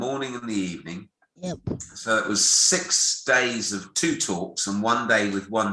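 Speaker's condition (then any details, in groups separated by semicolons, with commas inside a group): No condition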